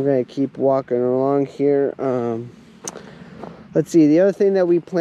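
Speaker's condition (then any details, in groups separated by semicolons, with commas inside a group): No condition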